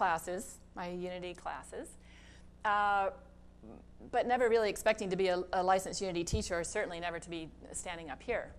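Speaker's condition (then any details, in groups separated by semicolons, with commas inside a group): No condition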